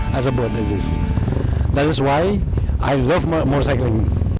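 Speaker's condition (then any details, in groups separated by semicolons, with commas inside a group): No condition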